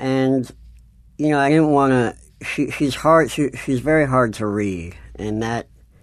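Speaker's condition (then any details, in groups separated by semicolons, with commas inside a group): Cleft palate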